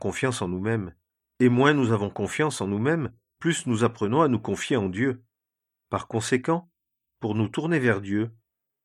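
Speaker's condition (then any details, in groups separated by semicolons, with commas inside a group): No condition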